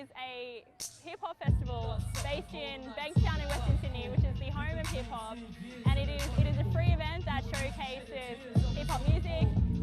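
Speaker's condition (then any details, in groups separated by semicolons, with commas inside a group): No condition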